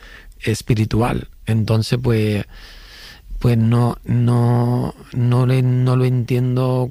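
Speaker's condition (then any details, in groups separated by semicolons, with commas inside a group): Stuttering, mild; stuttering since childhood; self-described as a little stuttering; repeated sounds, repeated words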